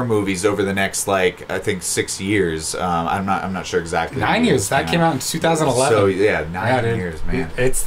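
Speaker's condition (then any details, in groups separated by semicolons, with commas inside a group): No condition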